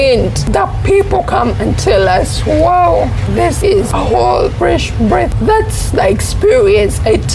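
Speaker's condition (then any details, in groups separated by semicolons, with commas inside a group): Cerebral palsy; voice and throat affected, breathing issues, speaks little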